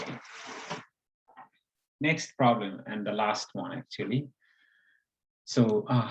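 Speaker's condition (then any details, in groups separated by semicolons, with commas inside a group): No condition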